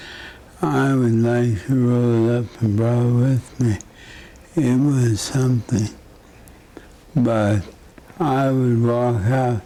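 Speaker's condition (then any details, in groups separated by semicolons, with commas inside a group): Parkinson's disease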